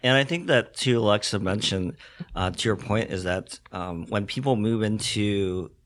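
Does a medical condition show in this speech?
Yes: cleft lip and palate; congenital.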